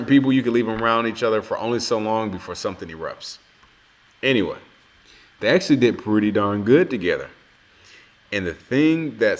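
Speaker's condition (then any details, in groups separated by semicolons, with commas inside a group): No condition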